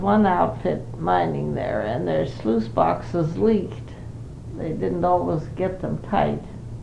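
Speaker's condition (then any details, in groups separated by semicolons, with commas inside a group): Parkinson's; Parkinson's for 5 years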